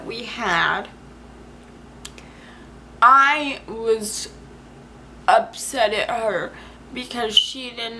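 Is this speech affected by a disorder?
Yes: cerebral palsy.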